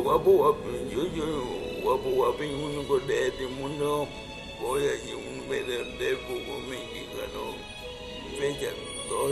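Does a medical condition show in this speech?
Yes: cerebral palsy; uses wheelchair.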